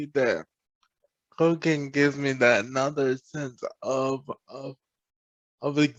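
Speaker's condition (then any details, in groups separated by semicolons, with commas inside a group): Cerebral palsy; present from birth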